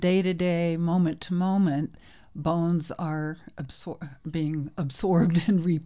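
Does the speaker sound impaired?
No.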